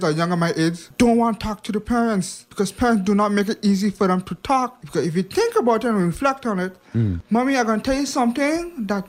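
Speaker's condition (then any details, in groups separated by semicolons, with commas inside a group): Hearing impairment; past speech impediment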